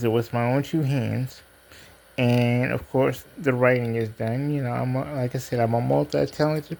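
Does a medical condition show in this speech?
Yes: cerebral palsy; diplegia.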